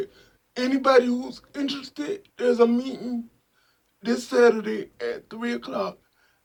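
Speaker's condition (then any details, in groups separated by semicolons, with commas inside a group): Spastic quadriplegic cerebral palsy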